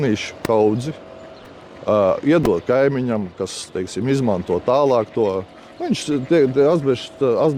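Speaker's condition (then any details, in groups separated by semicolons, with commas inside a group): No condition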